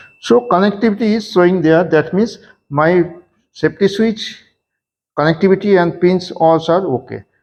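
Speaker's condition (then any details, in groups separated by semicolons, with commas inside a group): No condition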